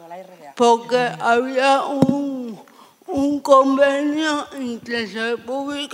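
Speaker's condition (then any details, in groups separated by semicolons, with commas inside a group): Severe cerebral palsy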